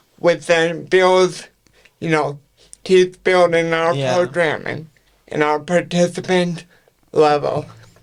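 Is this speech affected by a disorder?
Yes: cerebral palsy; speech affected to an extent.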